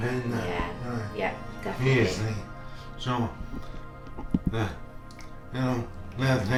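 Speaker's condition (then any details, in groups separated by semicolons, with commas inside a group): Motor neurone disease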